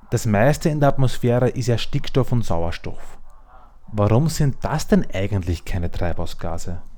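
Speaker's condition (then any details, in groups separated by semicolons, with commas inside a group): No condition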